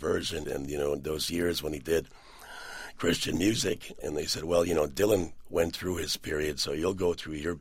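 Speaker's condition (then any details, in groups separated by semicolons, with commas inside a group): Partial laryngectomy for throat cancer, partial, 80% of larynx removed; mute about two years after surgery, then sounded like Brando in the Godfather, long-term trach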